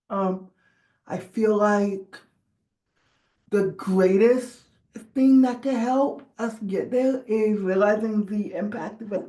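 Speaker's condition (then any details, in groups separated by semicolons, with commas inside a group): Cerebral palsy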